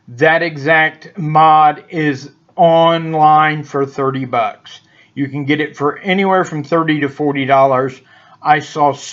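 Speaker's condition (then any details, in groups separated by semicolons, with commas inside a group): No condition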